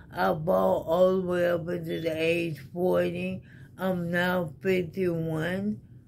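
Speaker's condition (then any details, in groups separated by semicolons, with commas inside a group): ALS; diagnosed three months after onset, genetic testing, possible wheelchair ahead; voice changed early, can no longer sing, voice main early symptom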